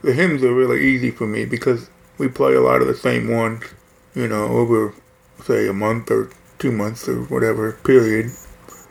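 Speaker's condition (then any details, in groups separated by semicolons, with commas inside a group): Hearing loss; barely any prior right-ear hearing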